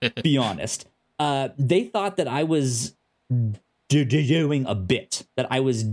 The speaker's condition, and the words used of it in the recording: Stuttering. They thought that I was doing a bit, that I was doing some kind of like cartoony bit, like some Scooby-Doo, like, well, gosh, I don't know.